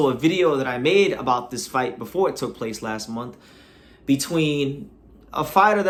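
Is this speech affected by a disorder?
No.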